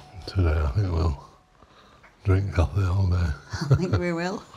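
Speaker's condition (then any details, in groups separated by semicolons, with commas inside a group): Parkinson's; 20 years since onset, poor mobility, long freezes, many medications; swallowing problems, breathing sometimes affected, jaw dystonia, mouth won't close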